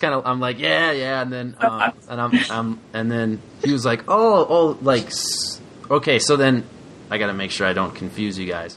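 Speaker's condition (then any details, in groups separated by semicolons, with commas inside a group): Stuttering; much struggle at certain times, still hard talking with boss sometimes; described as calm way to stutter; stutters openly, stronger than usual lately, exhausting; repeated sounds, repeated words, prolonged sounds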